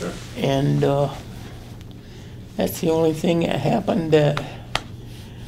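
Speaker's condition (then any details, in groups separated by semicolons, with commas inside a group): Traumatic brain injury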